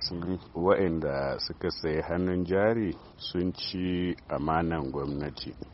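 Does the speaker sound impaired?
No.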